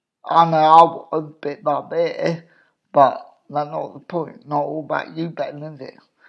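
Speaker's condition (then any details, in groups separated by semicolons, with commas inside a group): Cerebral palsy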